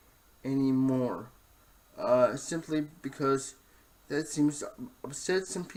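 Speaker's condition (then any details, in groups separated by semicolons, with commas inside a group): Cerebral palsy, spastic diplegia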